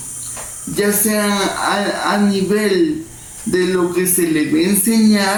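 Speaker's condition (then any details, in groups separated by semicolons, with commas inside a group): Cerebral palsy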